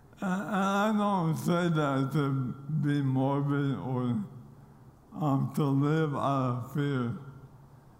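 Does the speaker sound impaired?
Yes: ALS; diagnosed during pro football career in Nashville after loss of strength, speed and weight; losing ability to speak clearly, voice does not sound as expected.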